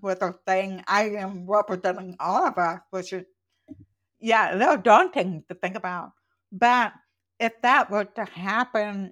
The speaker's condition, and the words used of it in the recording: Deafness. I was born profoundly deaf, and that came with this accent.